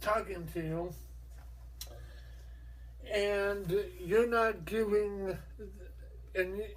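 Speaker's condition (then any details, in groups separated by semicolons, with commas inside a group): Mobius syndrome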